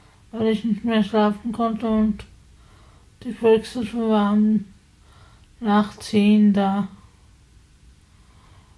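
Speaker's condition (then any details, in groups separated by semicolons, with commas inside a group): Spasticity from birth; multiple sclerosis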